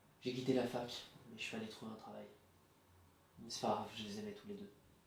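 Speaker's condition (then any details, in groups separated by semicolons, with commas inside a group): No condition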